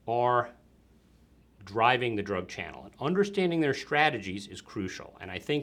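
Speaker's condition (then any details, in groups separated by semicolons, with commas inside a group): No condition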